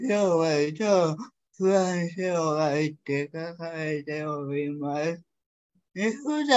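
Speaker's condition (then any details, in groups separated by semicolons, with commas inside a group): Cerebral palsy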